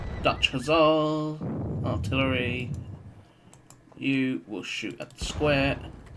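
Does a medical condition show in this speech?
No.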